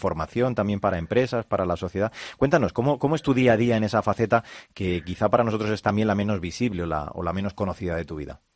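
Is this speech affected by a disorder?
No.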